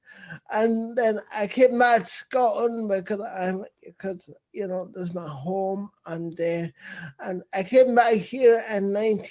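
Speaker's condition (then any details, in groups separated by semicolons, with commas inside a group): Cerebral palsy; visible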